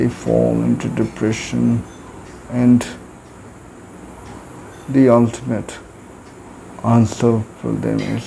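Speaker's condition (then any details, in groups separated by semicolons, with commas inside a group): Cerebral palsy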